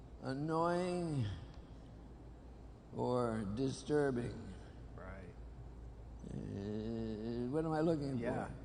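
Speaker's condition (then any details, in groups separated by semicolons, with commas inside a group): Parkinson's disease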